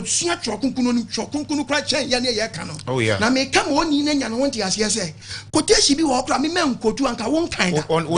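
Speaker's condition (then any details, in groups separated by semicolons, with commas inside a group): No condition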